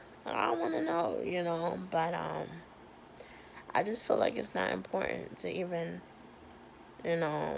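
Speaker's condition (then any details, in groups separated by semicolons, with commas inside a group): Cerebral palsy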